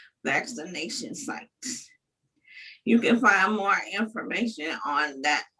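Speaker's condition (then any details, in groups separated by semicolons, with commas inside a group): Cerebral palsy; uses wheelchair or mobility device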